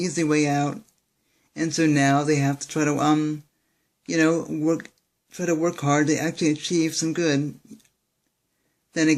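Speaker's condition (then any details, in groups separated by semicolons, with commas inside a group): Cerebral palsy; speaks fast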